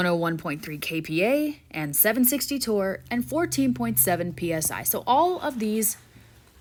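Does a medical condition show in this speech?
No.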